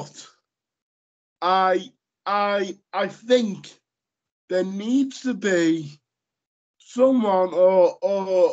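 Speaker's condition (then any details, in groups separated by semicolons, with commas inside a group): Cerebral palsy; lifelong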